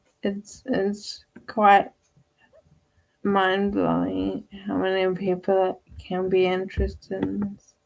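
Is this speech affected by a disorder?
Yes: Friedreich's ataxia; inherited, wheelchair user; diagnosed age 7, progressive, increasing stiffness; gets winded, speaking sometimes difficult, weak voice.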